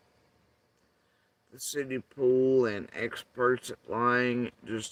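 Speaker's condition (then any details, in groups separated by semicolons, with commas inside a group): Facial paralysis after surgery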